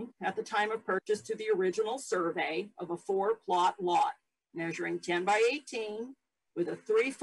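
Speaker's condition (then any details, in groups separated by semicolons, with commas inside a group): No condition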